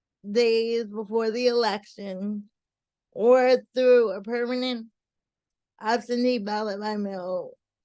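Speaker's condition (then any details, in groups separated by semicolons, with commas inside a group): Cerebral palsy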